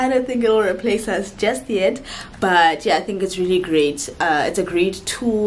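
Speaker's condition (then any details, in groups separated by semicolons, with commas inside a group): No condition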